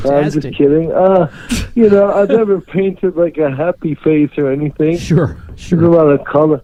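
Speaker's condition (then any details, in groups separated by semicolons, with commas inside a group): Cerebral palsy; unable to write or type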